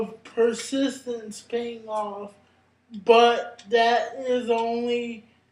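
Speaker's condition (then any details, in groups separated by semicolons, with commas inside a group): Cerebral palsy; brain injury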